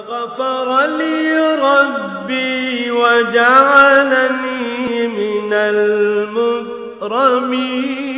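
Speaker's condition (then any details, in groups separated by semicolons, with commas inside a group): No condition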